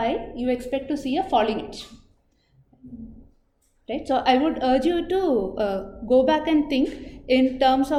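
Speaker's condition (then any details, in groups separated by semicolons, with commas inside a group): No condition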